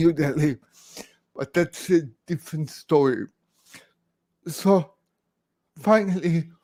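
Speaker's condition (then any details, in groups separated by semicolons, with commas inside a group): Cerebral palsy, severe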